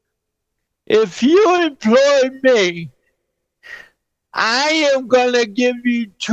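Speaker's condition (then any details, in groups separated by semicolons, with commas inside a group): Cerebral palsy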